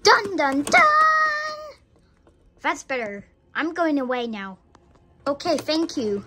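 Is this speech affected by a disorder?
No.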